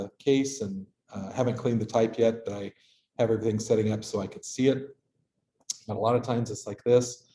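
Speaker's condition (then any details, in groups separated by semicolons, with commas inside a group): No condition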